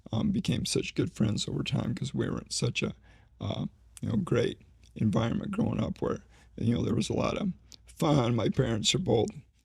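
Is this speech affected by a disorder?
Yes: ALS; ALS, slowly progressing form; needs voice rest during conversation.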